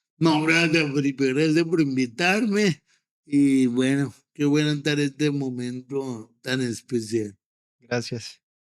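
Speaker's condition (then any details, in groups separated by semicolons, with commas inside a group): Cerebral palsy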